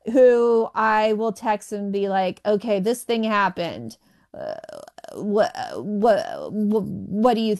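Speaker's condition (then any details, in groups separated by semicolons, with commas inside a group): Stuttering; motor and physiological as explained by Dr. Daniels, not trauma-related; less stuttering with funny voice or singing, e.g. Marilyn Monroe voice, prefers stuttering over voice tricks; repeated sounds, prolonged sounds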